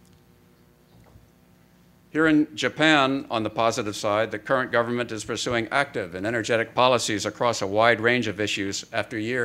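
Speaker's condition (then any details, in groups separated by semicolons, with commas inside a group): No condition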